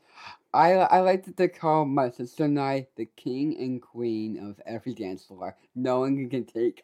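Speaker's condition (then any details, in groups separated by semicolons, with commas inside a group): Down syndrome; able to do public speaking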